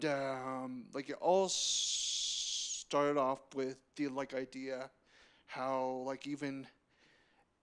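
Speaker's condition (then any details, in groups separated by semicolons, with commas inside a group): Stutter; stutter noticeable, breaks off mid-sentence at word, names stutter aloud, then resumes; blocks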